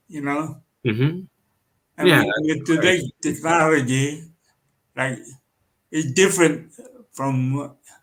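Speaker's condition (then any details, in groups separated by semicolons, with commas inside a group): Cerebral palsy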